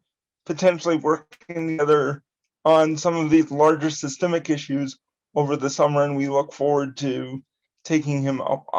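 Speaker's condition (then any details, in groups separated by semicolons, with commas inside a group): No condition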